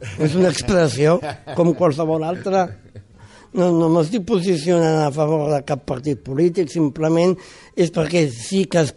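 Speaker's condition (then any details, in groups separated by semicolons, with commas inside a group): Down syndrome; born with it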